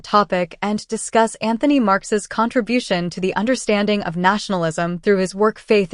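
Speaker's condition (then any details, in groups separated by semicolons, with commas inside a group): No condition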